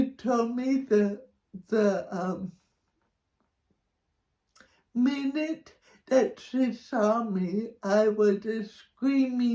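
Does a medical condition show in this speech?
Yes: cerebral palsy.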